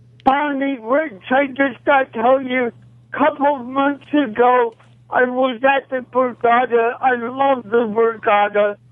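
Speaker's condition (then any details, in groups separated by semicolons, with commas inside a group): Cerebral palsy; causes shaking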